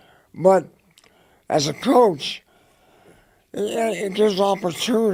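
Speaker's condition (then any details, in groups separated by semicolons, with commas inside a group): Head and neck cancer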